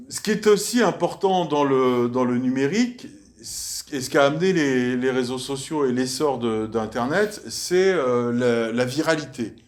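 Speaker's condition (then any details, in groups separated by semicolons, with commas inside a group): No condition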